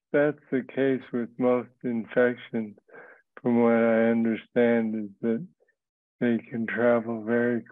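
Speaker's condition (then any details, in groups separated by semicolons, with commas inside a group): Parkinson's disease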